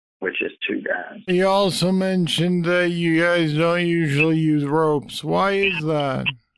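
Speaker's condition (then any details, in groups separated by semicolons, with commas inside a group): Parkinson's disease; deep brain stimulators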